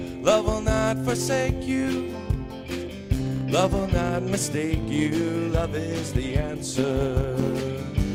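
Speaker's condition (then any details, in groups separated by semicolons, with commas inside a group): No condition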